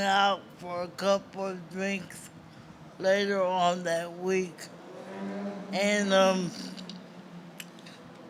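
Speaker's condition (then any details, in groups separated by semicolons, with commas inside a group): Cerebral palsy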